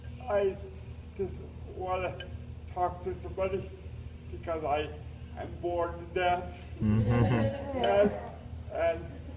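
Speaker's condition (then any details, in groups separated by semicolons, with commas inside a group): Cerebral palsy; uses a lift for transfers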